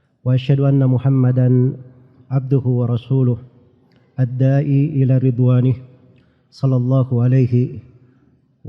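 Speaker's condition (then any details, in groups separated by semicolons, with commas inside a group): No condition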